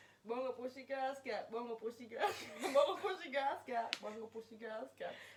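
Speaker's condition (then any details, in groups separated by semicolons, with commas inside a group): No condition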